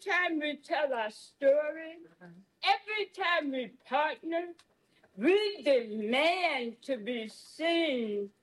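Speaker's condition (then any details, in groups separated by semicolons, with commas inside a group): Partial tongue removal; stage 3 tongue cancer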